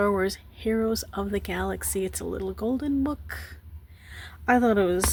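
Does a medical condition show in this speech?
No.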